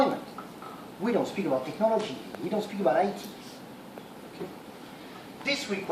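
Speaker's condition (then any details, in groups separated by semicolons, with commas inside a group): No condition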